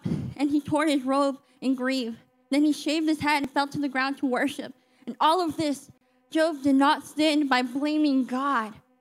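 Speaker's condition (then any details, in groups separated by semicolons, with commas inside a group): Cleft lip and palate; congenital cleft lip and palate, 38 surgeries since birth, speech services offered; age 17, roughly 2 to 3 surgeries yearly, speaking publicly; told from young age would not communicate as properly as others, formerly lacked confidence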